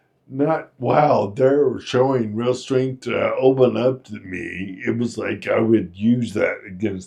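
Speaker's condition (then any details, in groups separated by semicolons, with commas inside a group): Friedreich's ataxia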